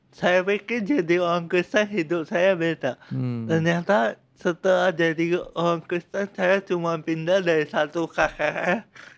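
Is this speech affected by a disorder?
Yes: cerebral palsy; from birth.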